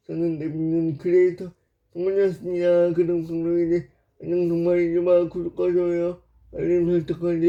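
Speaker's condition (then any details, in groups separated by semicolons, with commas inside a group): Brain lesion disability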